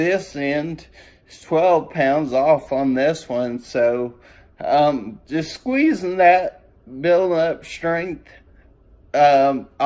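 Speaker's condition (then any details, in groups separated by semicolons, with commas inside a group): Brain injury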